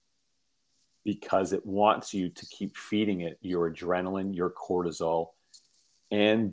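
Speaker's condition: No condition

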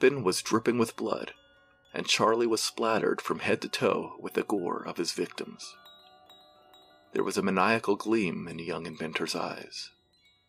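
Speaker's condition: No condition

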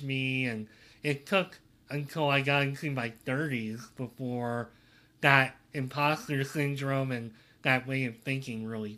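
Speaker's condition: Cleft lip and palate

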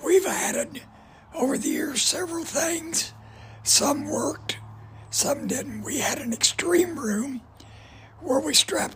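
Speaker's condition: Voice damage from cancer; cancer damage to voice box

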